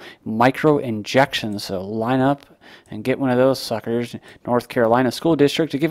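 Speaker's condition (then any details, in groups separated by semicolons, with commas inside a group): No condition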